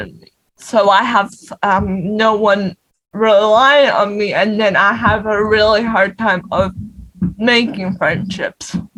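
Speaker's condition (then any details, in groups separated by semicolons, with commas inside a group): Cerebral palsy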